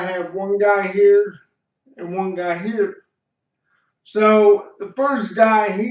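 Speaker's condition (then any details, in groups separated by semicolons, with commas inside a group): Cerebral palsy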